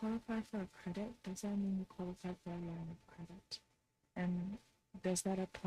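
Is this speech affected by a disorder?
No.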